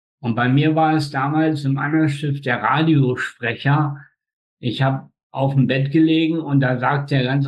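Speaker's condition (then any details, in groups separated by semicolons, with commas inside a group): Spastic tetraparesis; birth injury, cord around neck, oxygen loss up to 15 minutes, all four limbs, facial paralysis; slightly hoarse from many speeches; difficulties controlling speech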